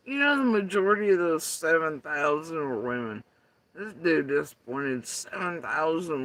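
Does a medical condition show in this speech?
Yes: facial paralysis after surgery; tongue.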